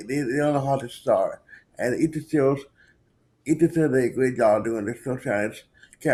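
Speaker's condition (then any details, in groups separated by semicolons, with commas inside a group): Cerebral palsy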